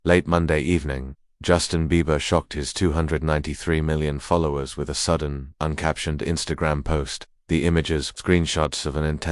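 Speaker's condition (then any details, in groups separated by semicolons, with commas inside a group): No condition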